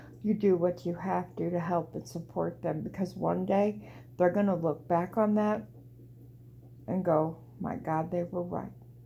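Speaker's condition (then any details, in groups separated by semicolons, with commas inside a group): Cerebral palsy; walks flat-footed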